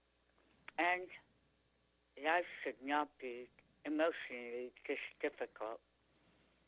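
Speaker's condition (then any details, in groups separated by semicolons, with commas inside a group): Tongue cancer; could not speak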